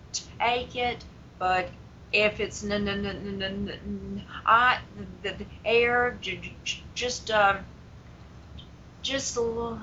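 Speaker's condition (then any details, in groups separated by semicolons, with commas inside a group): Stuttering; long-standing stuttering, managed over the years; repeated sounds, prolonged sounds, blocks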